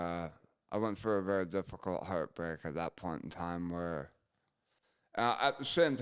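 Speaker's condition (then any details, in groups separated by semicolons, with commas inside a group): Gunshot injury to chin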